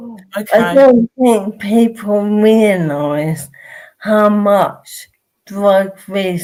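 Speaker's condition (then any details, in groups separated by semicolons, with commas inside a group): Motor neurone disease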